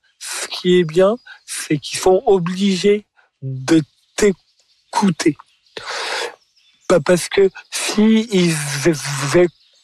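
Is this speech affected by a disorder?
Yes: stuttering; called just a speech disorder not a handicap; stand-up set at Jamel Comedy Club, audibly stumbles, acknowledges it, voice left unedited; here repeated sounds, prolonged sounds, blocks.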